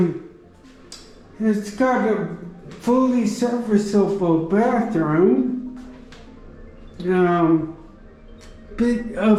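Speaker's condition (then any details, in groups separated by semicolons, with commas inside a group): Traumatic brain injury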